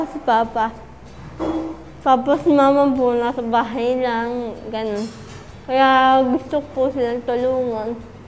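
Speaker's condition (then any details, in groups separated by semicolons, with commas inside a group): Cerebral palsy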